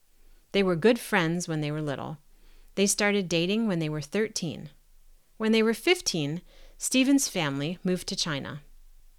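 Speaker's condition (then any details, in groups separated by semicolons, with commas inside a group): No condition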